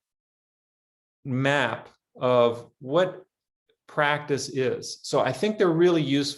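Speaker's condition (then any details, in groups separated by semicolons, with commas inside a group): No condition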